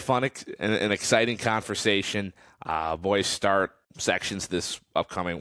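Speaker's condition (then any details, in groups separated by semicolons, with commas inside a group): No condition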